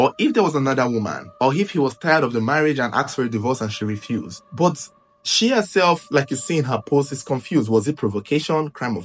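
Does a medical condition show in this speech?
No.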